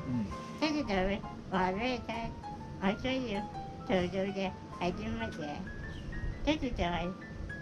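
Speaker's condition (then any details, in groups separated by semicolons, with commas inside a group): Spinal muscular atrophy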